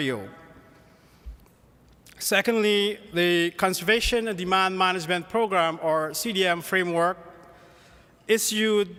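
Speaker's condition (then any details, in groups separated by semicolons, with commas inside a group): No condition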